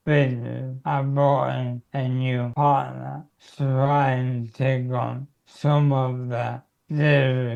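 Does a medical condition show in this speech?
Yes: motor neurone disease; symptoms began about a year or more ago; first symptoms were voice problems.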